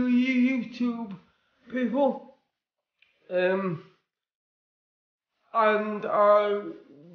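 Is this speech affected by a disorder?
Yes: cerebral palsy.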